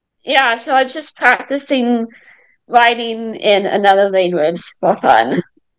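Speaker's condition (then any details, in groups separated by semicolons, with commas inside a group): Mild cerebral palsy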